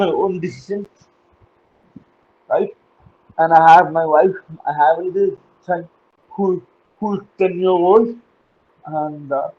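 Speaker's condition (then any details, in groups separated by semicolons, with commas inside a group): Cerebral palsy; uses wheelchair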